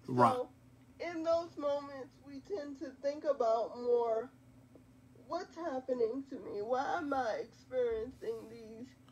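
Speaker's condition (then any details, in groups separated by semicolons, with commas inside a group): Quadriplegic cerebral palsy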